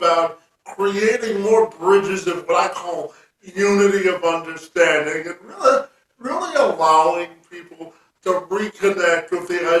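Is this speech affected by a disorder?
Yes: cerebral palsy; from birth, 3 months premature.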